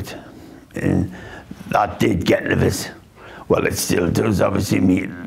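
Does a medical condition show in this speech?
Yes: Parkinson's; young onset, deep brain stimulation implant, repositioned deeper; about 10 years since diagnosis, on medication, DBS helped slightly.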